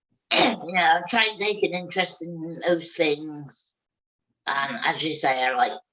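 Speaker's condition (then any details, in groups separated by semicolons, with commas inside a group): Cerebral palsy; birth oxygen deprivation, from birth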